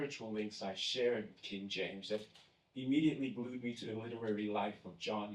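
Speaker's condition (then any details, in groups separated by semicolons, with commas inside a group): No condition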